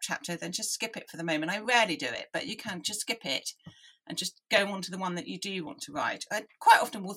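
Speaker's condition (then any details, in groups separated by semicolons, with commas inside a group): Deafness; deaf from early age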